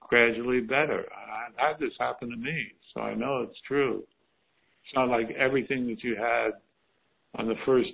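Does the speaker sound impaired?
Yes: Parkinson's.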